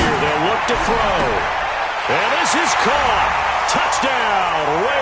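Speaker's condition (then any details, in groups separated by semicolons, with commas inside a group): No condition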